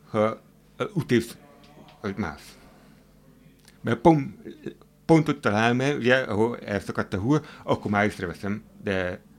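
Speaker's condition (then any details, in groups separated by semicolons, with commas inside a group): Hard of hearing; hearing aid mentioned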